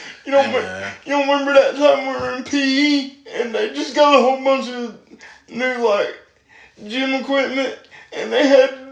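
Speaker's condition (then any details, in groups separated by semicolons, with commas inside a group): Spastic quadriplegic cerebral palsy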